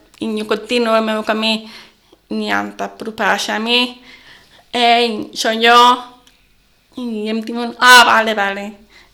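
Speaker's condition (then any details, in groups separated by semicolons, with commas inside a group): Deafness from birth, congenital; others' face masks block lip reading, needs people to lower masks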